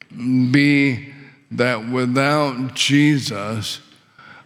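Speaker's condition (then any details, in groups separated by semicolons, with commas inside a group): ALS; choked seriously on saliva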